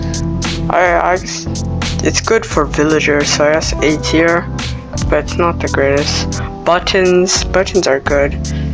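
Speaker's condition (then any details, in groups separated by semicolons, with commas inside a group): No condition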